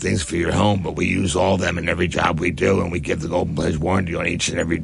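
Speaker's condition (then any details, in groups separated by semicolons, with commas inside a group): Head and neck cancer; stage 4, diagnosed about one year ago, local treatment throughout previous year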